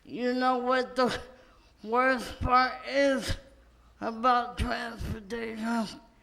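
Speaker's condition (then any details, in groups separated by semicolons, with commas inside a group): Cerebral palsy; from birth, uses wheelchair; adult, no physical therapy in childhood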